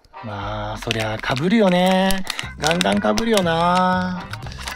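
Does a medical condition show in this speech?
No.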